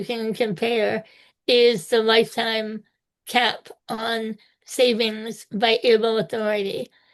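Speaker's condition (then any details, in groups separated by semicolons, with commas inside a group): Spinal muscular atrophy type two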